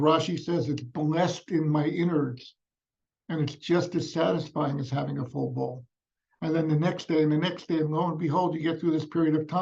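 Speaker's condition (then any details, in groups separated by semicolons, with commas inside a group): No condition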